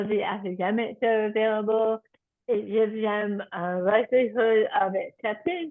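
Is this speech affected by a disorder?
Yes: tongue cancer surgery and reconstruction.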